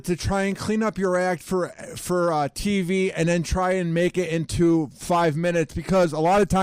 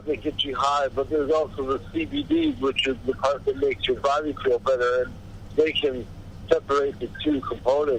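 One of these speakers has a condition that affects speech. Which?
The second: cerebral palsy; body deteriorating with age.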